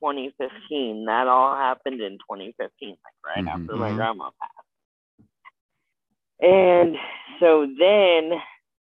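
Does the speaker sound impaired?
Yes: spastic quadriplegic cerebral palsy; brain-body communication misfire, uses wheelchair, not paralysis, full body sensation; age 27.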